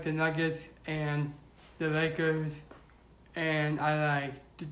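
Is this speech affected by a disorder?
Yes: Down syndrome; 17-year-old.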